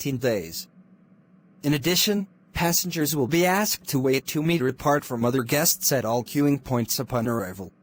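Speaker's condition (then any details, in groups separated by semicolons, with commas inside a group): No condition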